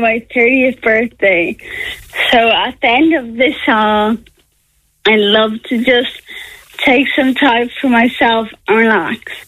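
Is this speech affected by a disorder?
Yes: Friedreich's ataxia; rare progressive neuromuscular disease, nerve damage, muscle weakness, mobility loss, awaiting HSE reimbursement of Skyclarys.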